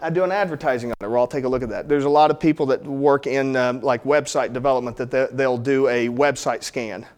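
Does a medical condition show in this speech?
No.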